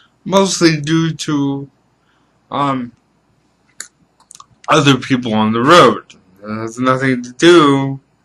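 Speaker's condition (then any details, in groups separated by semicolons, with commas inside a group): Cerebral palsy; stable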